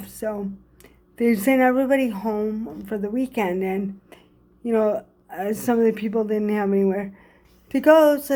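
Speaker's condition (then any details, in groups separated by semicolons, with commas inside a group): Cerebral palsy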